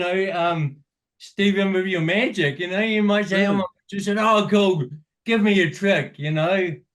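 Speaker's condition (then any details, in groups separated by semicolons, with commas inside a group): Cerebral palsy; speech therapy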